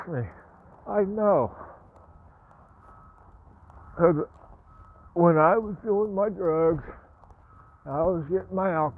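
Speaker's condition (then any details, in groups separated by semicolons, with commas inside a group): Parkinson's; speech impediment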